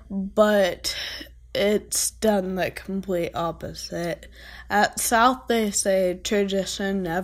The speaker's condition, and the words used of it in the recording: Ataxia. As people would recognize, even though we are in a wheelchair and we have slurred speech, we like to have